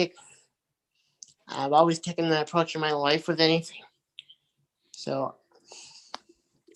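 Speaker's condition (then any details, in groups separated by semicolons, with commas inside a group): Cerebral palsy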